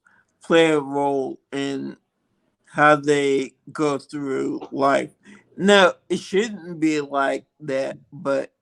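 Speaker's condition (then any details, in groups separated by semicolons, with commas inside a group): Multiple sclerosis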